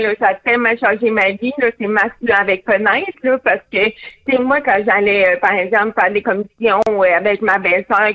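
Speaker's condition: Hearing loss with cochlear implant; hard of hearing, born deaf, total silence when implant removed in water, lip reading helps; hears interviewer by phone through cochlear implant, some people harder to understand by phone; phone understanding varies by person

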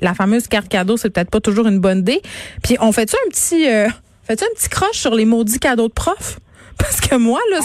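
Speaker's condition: No condition

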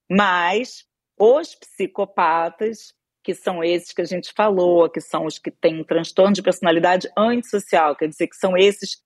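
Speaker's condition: No condition

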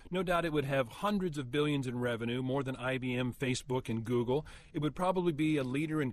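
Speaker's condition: No condition

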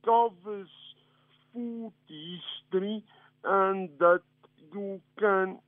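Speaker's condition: Cerebral palsy; affects speed of communication

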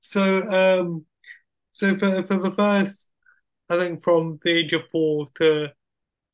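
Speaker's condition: Cerebral palsy; acquired brain injury, wheelchair user, many surgeries, hospital school and rehab ages nine to twelve, physio

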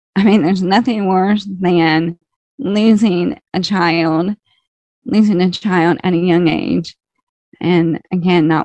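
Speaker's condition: ALS, slow progressing

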